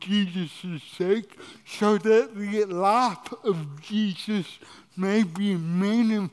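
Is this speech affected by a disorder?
Yes: cerebral palsy.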